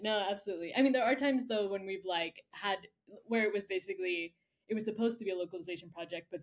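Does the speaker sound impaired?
No.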